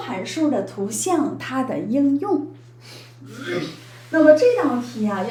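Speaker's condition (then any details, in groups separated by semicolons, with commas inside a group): No condition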